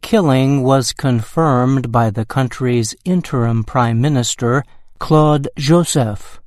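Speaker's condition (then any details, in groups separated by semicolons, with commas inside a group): No condition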